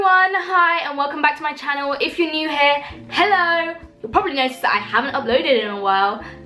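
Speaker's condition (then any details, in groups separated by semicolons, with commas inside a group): No condition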